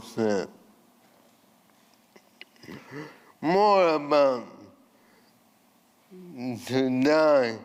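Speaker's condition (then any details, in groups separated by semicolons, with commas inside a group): ALS; voice changed from earlier resonant voice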